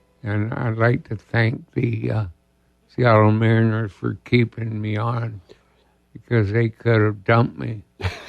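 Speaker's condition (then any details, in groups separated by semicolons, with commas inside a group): ALS; diagnosed about two years ago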